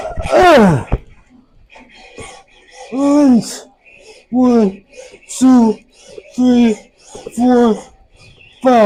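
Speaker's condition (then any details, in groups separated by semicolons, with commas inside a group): Traumatic brain injury; voice affected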